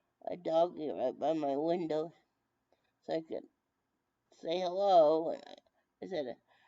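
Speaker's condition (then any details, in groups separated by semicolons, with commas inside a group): Brain injury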